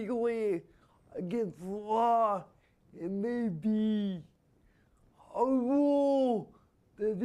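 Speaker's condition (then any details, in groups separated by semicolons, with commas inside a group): Spastic quadriplegia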